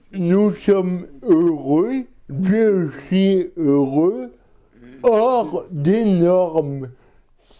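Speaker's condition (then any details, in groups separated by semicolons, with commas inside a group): Cerebral palsy; from birth, medical error; about 41 years since onset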